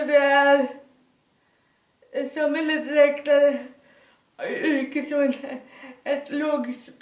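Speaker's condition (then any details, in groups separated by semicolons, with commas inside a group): Dyskinetic cerebral palsy; dyskinetic form, severe; mild speech difficulties, sometimes interfere with talking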